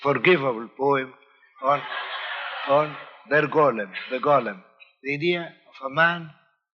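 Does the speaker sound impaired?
No.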